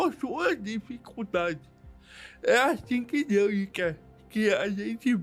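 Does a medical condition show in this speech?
Yes: cerebral palsy; diagnosed in childhood.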